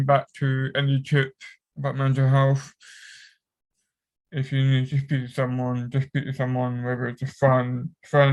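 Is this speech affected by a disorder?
Yes: cerebral palsy; affects whole body; cramps.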